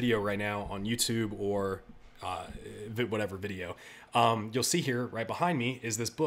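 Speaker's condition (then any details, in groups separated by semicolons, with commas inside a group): No condition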